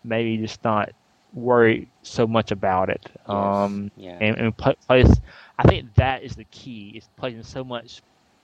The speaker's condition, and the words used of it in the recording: Stuttering. I really love talking about stuttering because more times than not, I don't stutter when I talk about stuttering